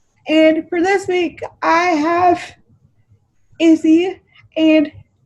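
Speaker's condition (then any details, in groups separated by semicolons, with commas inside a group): Cerebral palsy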